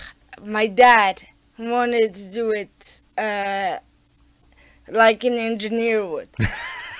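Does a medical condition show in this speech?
Yes: cerebral palsy; born premature; tried eye-gaze computer access; talking is a struggle.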